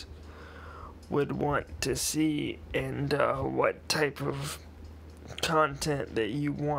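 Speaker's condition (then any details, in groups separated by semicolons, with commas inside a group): Cerebral palsy, mild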